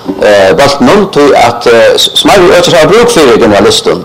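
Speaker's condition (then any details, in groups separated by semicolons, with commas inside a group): No condition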